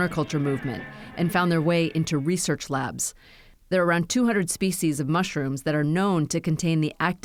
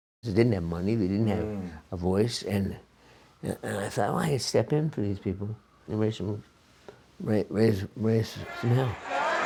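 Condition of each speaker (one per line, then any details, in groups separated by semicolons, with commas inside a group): No condition
Parkinson's disease; over 30 years since onset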